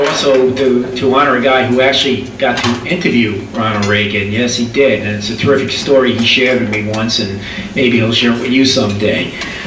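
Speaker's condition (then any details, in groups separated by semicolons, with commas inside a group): No condition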